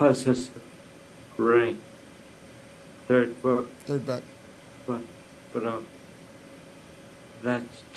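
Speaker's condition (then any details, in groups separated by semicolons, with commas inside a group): Brain injury; limited use of one hand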